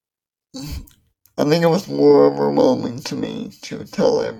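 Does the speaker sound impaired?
Yes: ALS; ALS diagnosed at age 27, gradual changes before diagnosis, nervous system disease weakening muscles; 10 years since diagnosis, in second decade, slowly and gradually worn down; speech affected, mouth function impaired, affects reading aloud.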